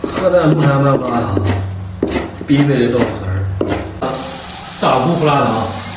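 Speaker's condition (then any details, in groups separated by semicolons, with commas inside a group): No condition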